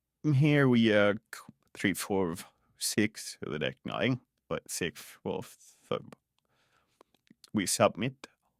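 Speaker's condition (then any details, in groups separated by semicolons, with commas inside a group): No condition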